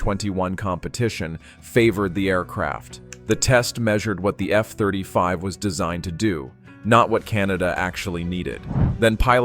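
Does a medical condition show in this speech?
No.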